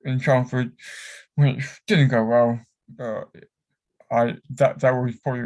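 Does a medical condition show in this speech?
Yes: cerebral palsy; affects whole body; cramps.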